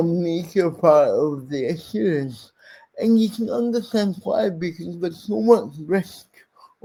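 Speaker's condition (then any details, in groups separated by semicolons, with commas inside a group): Cerebral palsy; speech impairment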